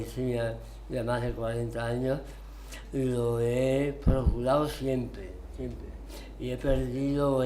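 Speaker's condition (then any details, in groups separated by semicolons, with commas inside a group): Tongue cancer, partial glossectomy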